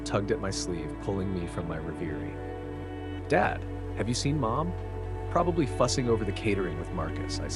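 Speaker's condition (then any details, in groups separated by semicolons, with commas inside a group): No condition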